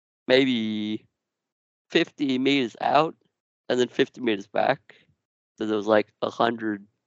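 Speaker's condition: Duchenne muscular dystrophy; progressive

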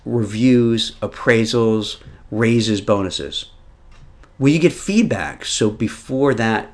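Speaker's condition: No condition

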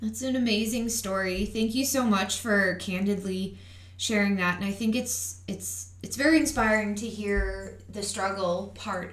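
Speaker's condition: No condition

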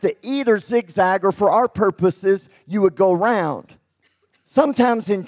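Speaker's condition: Cleft lip and palate; congenital

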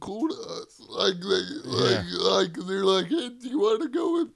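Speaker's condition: Cerebral palsy; wheelchair user

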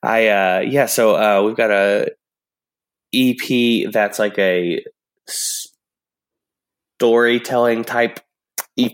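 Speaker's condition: Stutter; stutter since childhood, good days and bad days, long-standing insecurity about articulating, music and faith help; pretty good day at time of recording, only out 2 hours so far; hard to articulate as hoped, music the opposite of speaking; prolonged sounds, blocks

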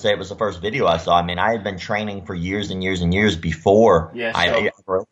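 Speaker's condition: Cleft lip and palate; surgically repaired

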